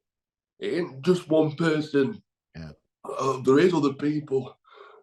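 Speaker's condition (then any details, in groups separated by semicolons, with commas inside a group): Cerebral palsy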